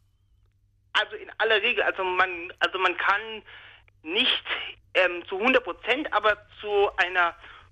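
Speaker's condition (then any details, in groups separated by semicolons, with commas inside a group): Stuttering; 15 years isolation without speaking through school, improved with acceptance and encouragement from master baker; non-avoidance approach, goes straight into stutter, small loop on blocks, milder blocks currently; twice blocked on b, fluent when alone, less stuttering than previous call, barely noticeable; prolonged sounds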